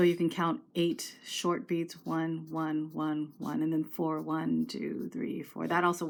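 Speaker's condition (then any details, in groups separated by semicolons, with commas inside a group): No condition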